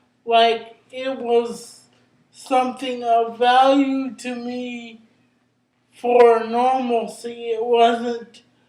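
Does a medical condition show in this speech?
Yes: cerebral palsy; brain injury.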